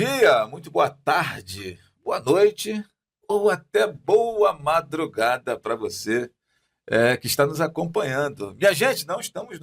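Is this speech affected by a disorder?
No.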